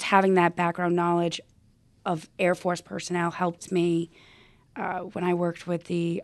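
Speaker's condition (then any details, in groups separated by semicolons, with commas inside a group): No condition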